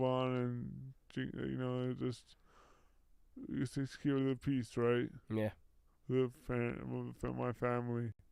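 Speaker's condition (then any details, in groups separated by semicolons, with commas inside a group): Brain injury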